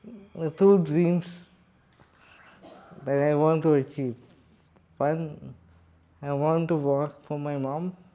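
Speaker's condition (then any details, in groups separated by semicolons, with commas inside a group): Cerebral palsy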